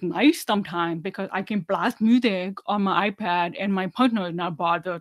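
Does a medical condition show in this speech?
Yes: deafness, severe; 99% hearing loss, hearing aids worn whole life, no cochlear implant; wears hearing aids, relies heavily on lip reading, does not sign, not fluent in ASL.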